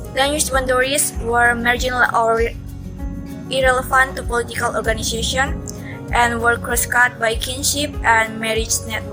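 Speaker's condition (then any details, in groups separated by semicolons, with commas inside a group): No condition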